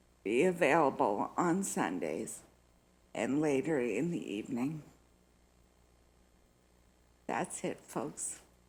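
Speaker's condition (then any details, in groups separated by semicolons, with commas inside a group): Multiple sclerosis; needs time to get voice up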